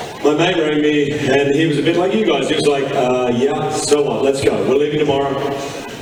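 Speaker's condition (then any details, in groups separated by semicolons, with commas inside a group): No condition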